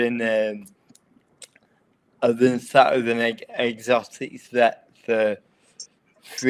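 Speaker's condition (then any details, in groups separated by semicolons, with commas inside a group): Cerebral palsy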